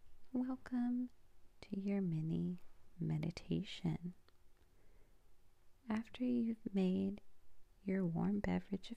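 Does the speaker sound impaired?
No.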